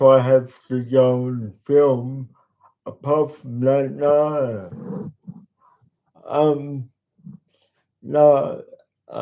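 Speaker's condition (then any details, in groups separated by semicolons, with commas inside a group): Cerebral palsy; talks slowly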